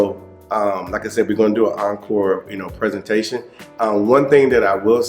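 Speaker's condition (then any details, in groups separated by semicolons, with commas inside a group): No condition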